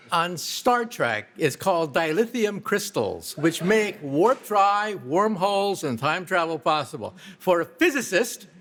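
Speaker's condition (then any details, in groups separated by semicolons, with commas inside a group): No condition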